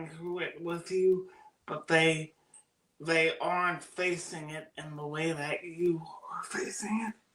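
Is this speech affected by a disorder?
Yes: cerebral palsy; oxygen loss at birth.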